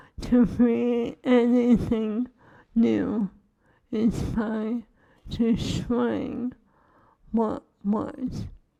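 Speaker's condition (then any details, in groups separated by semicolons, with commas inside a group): ALS; feeding tube; swallowing lost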